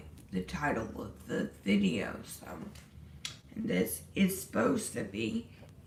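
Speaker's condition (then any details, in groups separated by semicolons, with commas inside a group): Disability causing slurred speech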